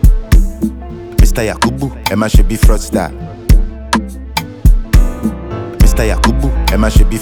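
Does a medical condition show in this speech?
No.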